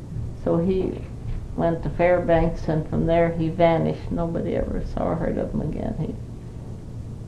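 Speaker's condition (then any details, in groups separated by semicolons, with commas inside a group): Parkinson's; not very able to do much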